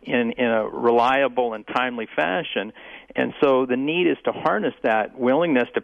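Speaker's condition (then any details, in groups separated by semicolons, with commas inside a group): No condition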